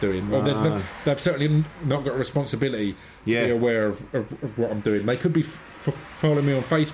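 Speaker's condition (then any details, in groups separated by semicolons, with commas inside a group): Stutter; stutter since childhood, present at school, syllable tapping on leg taught by bassist with stutter; constantly reins in and controls stutter while talking, makes adaptions, stutter comes and goes; stutters on certain names like Dylan Moran, absent in songs, creeps in without beat, Alexa misunderstands; repeated sounds, prolonged sounds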